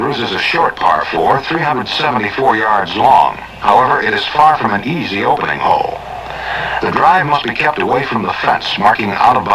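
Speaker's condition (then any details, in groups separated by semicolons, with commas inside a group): No condition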